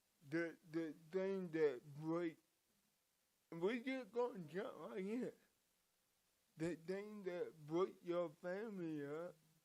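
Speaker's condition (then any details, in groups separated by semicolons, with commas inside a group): Cerebral palsy; from birth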